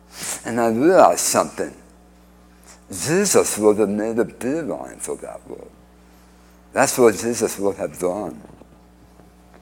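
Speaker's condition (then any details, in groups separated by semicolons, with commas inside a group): Speech impediment after cancer surgery; two-thirds tongue removed at Hartford Hospital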